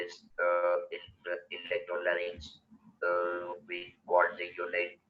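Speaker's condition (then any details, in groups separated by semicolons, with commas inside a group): Total laryngectomy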